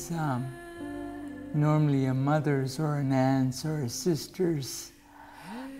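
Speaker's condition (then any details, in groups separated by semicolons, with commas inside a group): Cerebral palsy; present from birth, late diagnosis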